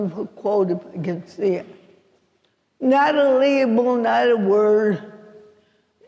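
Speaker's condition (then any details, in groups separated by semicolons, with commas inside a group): Cerebral palsy; affects walking and speech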